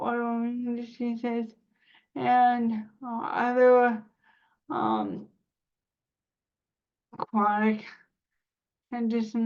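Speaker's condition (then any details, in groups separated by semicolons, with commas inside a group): Cerebral palsy; spasticity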